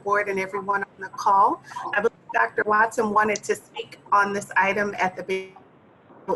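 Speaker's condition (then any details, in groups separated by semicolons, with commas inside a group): No condition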